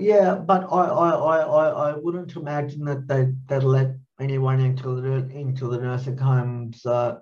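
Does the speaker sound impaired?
Yes: cerebral palsy, mild.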